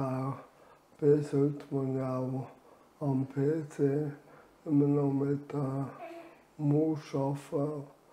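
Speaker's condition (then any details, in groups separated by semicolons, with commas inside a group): Amyotrophic lateral sclerosis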